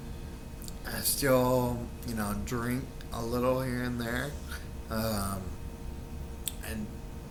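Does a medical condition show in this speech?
Yes: Friedreich's ataxia.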